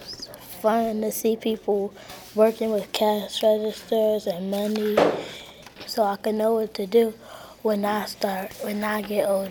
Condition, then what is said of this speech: None; typical speech.